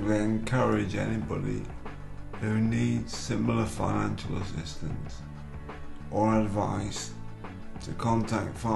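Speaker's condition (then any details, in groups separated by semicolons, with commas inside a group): Multiple sclerosis; wheelchair; severe, several years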